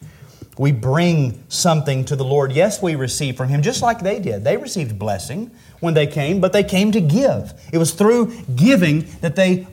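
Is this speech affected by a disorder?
No.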